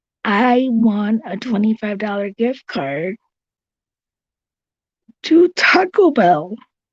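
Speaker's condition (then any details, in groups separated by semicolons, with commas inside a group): Cerebral palsy; since birth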